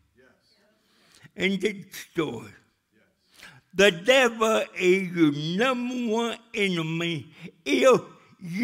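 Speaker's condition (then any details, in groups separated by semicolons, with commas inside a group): Cerebral palsy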